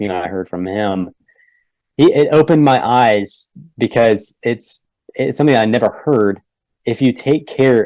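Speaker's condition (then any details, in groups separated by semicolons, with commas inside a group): No condition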